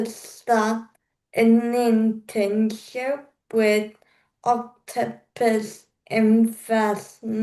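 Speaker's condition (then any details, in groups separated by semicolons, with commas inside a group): Cerebral palsy; slower speaking pace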